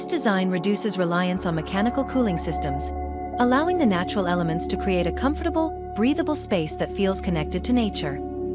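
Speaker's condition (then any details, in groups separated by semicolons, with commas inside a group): No condition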